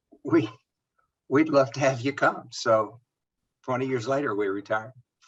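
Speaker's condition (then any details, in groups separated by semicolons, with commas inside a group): No condition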